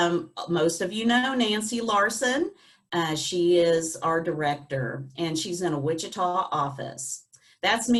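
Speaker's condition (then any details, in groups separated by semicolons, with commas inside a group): No condition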